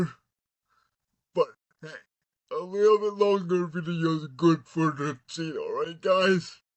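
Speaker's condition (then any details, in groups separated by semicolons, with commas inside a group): Cerebral palsy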